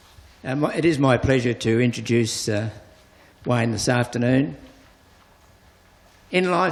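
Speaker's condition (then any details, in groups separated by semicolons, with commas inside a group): No condition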